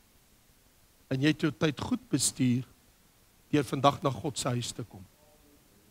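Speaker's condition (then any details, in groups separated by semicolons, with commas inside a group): No condition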